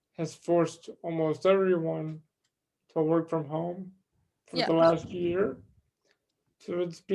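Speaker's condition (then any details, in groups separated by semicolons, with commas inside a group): Cerebral palsy; premature birth, oxygen lack to right brain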